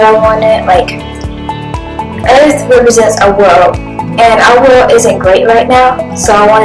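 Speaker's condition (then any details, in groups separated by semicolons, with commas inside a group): No condition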